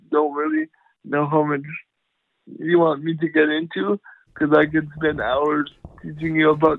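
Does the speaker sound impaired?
Yes: cerebral palsy; from birth, lifelong, power wheelchair, cannot walk, only left hand usable; in 20s, swimming as therapy, needs two support workers for swimming; uses voice very well, Siri voice texting on iPhone works with practice, sometimes misrecognized words.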